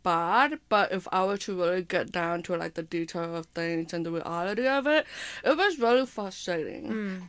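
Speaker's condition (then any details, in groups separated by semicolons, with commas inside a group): Hearing impairment with speech impairment; attended deaf camp in childhood; does not sound like others, speech and hearing impairments sometimes affect talking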